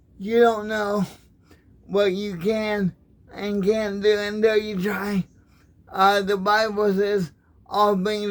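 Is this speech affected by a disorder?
Yes: cerebral palsy.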